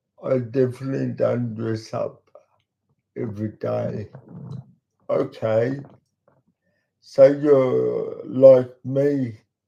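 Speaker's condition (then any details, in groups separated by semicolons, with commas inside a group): Cerebral palsy; talks slowly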